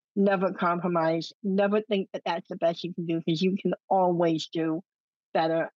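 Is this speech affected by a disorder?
Yes: cleft lip and palate; congenital cleft lip and palate, no single known cause, multiple surgeries throughout life, ongoing medical and dental needs; adult.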